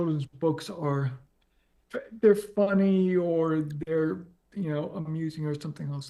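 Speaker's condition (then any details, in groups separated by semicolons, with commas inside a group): ALS; progressive, onset leg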